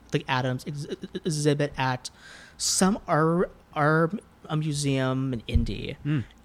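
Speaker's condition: Stuttering; developmental stutter since about age 5, persisted into adulthood, varied speech therapies and groups; still stutters as adult, speaks often for work; worse with anxiety and nerves, harder when speaking unplanned; repeated sounds

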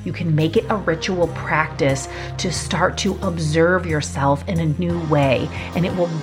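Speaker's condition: No condition

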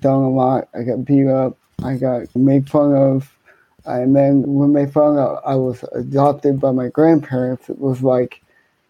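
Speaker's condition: Cerebral palsy, hemiplegia

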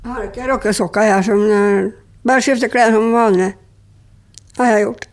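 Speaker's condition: Down syndrome; chromosomal abnormality, adult woman aged 48

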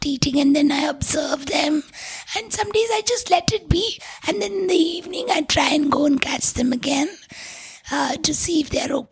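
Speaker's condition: Tracheostomy, vocal cords permanently constricted from smoke inhalation; breathes through tracheostomy tube in larynx

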